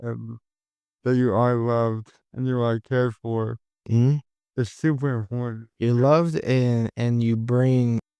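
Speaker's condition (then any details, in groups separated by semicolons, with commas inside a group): Cerebral palsy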